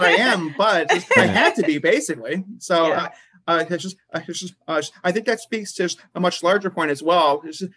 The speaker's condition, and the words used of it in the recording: Stuttering. As I speak with a stutter like this, I constantly have a stream of running words in my head, where if I anticipate a stutter or a silent block, I automatically have to think of a switch word I can use.